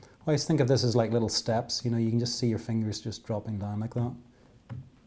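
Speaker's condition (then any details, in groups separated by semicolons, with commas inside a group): No condition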